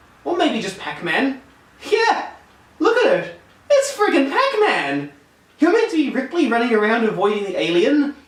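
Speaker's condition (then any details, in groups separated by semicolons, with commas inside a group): No condition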